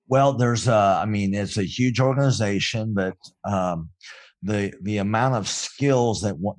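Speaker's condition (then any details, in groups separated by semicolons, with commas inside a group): Cleft palate; congenital cleft palate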